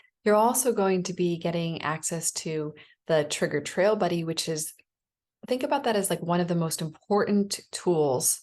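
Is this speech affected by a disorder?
No.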